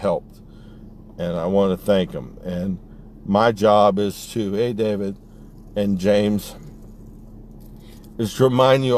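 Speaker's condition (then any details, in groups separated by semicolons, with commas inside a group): ALS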